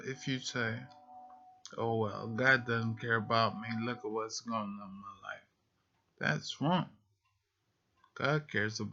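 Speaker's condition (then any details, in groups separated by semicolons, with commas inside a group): Multiple sclerosis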